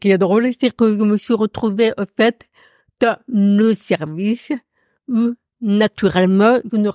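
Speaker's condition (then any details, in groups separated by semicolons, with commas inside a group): Profound deafness; noticeable to everyone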